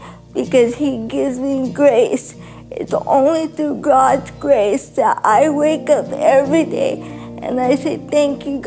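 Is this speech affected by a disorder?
Yes: cerebral palsy.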